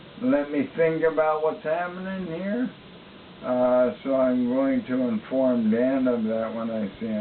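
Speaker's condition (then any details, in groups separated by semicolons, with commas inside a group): ALS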